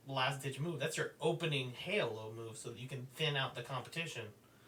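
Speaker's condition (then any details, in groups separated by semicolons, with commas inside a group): No condition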